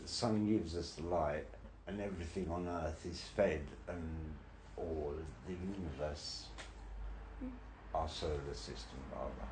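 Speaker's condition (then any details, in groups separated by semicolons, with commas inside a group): Brain injury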